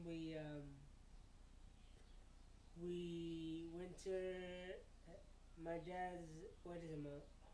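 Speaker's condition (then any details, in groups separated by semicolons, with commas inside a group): Cerebral palsy; braces and walker; surgery planned, in physical therapy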